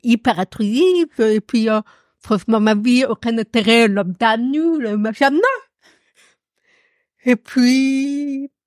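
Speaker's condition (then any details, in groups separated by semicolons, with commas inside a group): Profound deafness; noticeable to everyone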